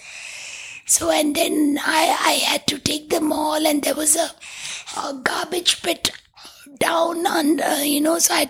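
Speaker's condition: Tracheostomy, vocal cords permanently constricted from smoke inhalation; tube changed every 4 months permanently

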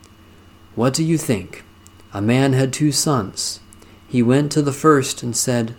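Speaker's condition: No condition

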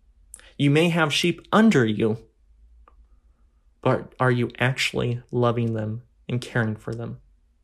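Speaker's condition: No condition

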